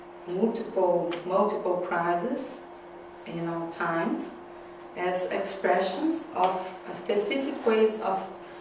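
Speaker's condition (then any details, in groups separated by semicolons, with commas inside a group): No condition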